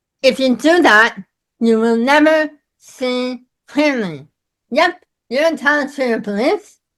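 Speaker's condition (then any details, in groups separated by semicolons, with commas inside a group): Myasthenia gravis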